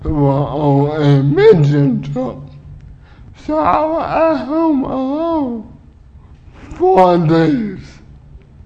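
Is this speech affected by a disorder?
Yes: cerebral palsy; uses wheelchair.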